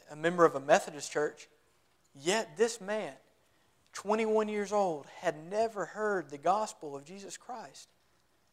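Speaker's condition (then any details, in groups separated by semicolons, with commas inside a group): No condition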